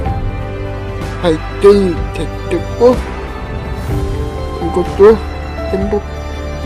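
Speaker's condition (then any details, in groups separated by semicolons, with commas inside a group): Cerebral palsy; brain lesion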